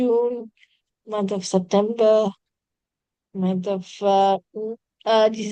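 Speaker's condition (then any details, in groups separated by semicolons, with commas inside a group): Cerebral palsy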